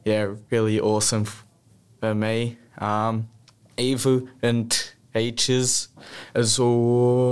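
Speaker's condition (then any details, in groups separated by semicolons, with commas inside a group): Stutter; childhood stutter, therapy grades 1-4, smooth speech at Box Hill Clinic 2 years from 14-15; repeated sounds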